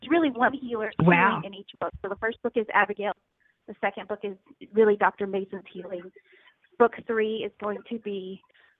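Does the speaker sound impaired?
No.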